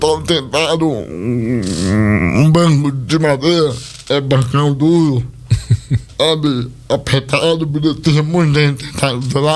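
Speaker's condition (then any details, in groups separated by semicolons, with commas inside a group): Cerebral palsy; speech not normal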